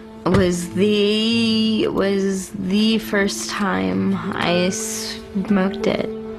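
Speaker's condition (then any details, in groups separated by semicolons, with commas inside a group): Cerebral palsy, severe; present from birth; uses marijuana, eases tension, helps speech; severe stutter, calmer less rushed speech after marijuana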